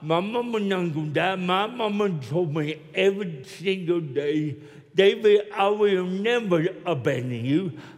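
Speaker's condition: Cerebral palsy; hard for many to understand

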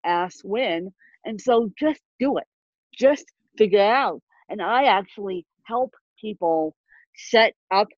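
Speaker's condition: Ataxic spastic cerebral palsy; still present

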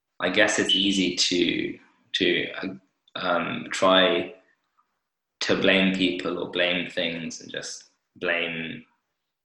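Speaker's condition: Stutter; childhood onset, started speaking at two, fluent about two years then blocking began, speech therapy until about seven or eight with therapist Jackie; milder than before, blocks still happen at times; blocks and freezes, worse with authority figures and professional situations, easier with other stutterers; repeated sounds, prolonged sounds

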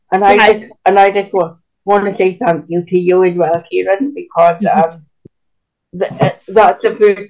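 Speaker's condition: Cerebral palsy; can walk but with limits

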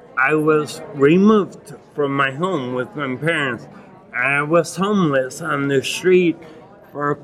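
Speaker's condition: Acquired ataxia with dysarthria, acquired; Lance-Adams syndrome

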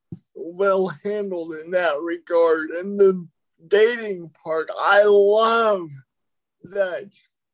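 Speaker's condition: Cerebral palsy

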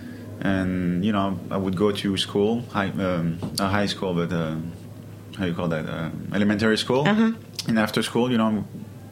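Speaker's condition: No condition

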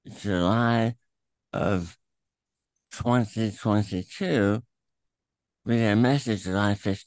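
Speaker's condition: Throat cancer; voice affected by cancer

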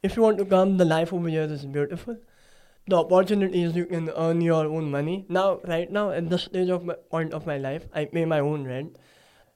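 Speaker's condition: Cleft palate; recent nose surgery

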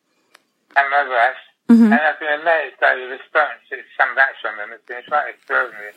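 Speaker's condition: Tongue cancer, glossectomy; most of tongue removed

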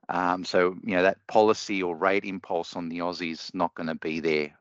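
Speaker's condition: No condition

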